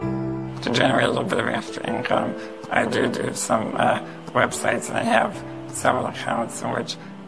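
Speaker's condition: Spinal muscular atrophy; congenital, progressive muscle weakness, bedbound since early 20s, no hand movement, older brother Bernie also affected; relies on voice for everything, uses voice recognition computer system

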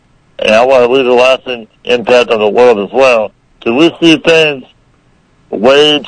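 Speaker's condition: Muscular dystrophy; rare form of muscular dystrophy, about 500 people have it, from birth, age 30

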